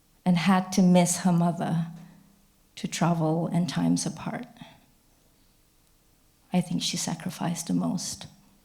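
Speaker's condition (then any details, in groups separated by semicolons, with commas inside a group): No condition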